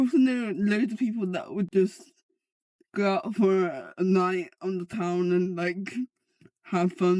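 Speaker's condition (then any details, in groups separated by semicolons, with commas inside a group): Cerebral palsy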